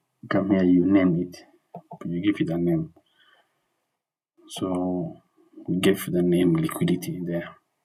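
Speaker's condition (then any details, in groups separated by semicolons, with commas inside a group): No condition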